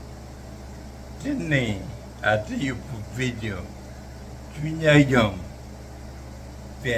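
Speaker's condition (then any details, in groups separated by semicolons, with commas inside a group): Neurological disease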